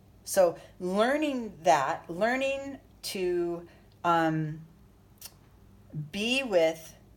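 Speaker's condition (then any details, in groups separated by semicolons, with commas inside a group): No condition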